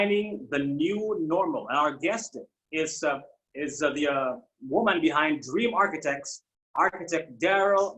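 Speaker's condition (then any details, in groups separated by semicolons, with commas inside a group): No condition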